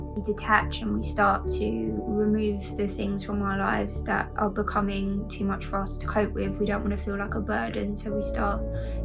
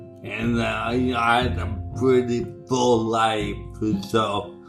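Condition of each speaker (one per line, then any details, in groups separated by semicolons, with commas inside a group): No condition
Traumatic brain injury (pontine cavernoma); two pontine bleeds from cavernous malformation, two surgeries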